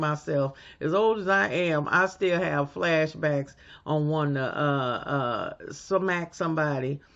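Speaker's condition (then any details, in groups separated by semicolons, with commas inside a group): No condition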